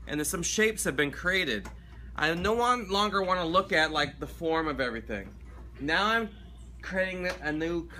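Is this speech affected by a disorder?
No.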